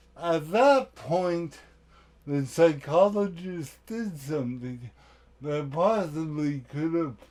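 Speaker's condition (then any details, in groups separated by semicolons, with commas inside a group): Cerebral palsy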